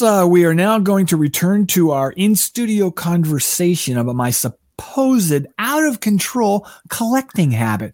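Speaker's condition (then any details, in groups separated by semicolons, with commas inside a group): No condition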